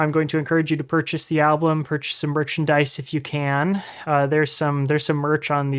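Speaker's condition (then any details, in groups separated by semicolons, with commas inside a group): No condition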